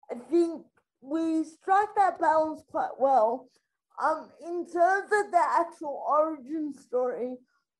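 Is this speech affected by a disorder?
Yes: spastic quadriplegic cerebral palsy; affects all of daily life.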